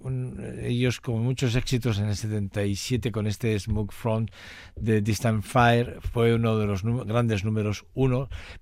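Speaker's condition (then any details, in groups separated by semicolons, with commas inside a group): No condition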